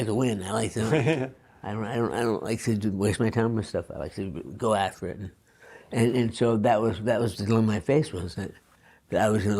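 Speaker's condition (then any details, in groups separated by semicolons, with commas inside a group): Parkinson's disease; quiet speech, listeners lean in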